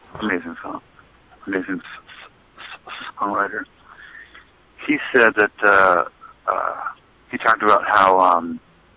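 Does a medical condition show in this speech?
Yes: stuttering; speech impediment dealt with through the years; stutter shows on saying stuttering during interview; hard time speaking, word stutter with s and e together among hardest to say; here repeated sounds, prolonged sounds.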